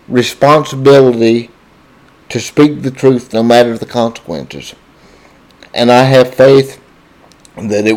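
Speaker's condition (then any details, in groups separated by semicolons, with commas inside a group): Cerebral palsy, spastic diplegia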